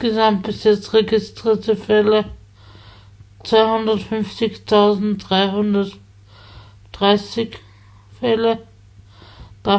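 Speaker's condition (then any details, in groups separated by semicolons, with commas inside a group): Spasticity from birth; multiple sclerosis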